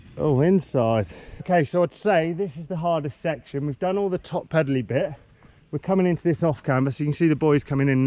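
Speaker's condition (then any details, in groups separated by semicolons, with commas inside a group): No condition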